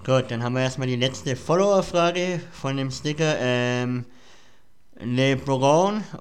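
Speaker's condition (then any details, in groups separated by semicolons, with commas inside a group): Cleft palate; cleft palate present since childhood, speech impediment; voice may audibly show the cleft, says by the norm listeners would find podcasting unlistenable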